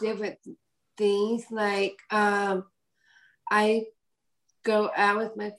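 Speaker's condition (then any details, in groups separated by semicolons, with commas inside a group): Down syndrome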